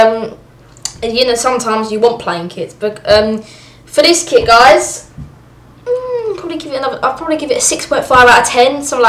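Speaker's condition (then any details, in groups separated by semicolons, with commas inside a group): No condition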